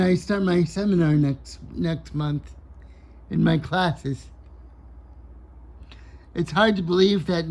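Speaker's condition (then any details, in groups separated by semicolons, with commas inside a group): Cerebral palsy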